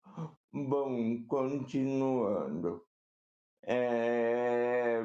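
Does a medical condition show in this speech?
Yes: cerebral palsy; present from birth.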